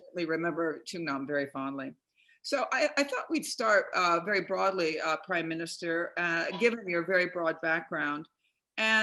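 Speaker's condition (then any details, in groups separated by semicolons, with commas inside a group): No condition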